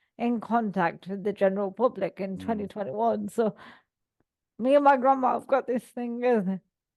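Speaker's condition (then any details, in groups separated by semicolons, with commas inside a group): Cerebral palsy; all four limbs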